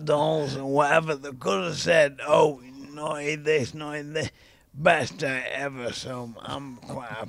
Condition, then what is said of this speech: ALS (motor neuron disease). Probably like twice as much energy you're trying to speak.